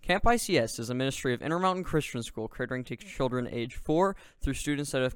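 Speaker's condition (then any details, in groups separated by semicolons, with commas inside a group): No condition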